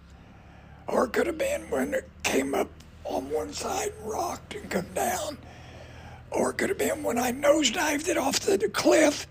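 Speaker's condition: Voice damage from cancer; cancer damage to voice box, fighting cancer about 10 years, given fatal prognosis 5 years ago; raspy voice, voice box destroyed by cancer

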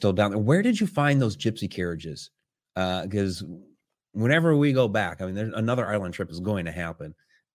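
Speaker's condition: No condition

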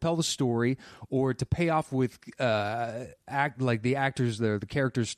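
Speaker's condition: No condition

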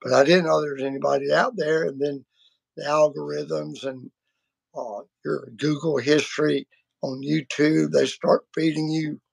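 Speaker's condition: Vocal cord surgery; multiple vocal cord surgeries

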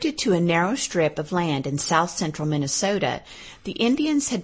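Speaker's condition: No condition

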